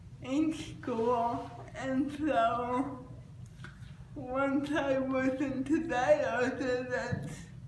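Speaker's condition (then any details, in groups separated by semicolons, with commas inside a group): Cerebral palsy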